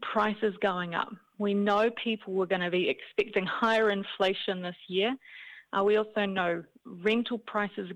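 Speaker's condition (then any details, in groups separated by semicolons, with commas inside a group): No condition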